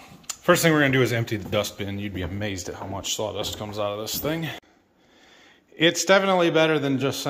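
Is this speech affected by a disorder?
No.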